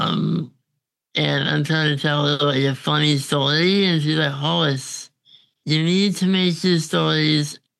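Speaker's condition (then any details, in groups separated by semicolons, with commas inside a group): Congenital muscular dystrophy; uses ventilator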